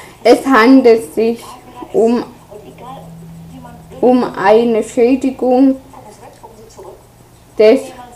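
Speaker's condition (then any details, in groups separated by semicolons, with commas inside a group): Infantile cerebral palsy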